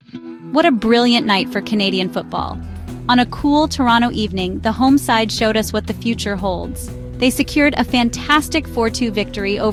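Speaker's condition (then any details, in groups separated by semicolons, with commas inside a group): No condition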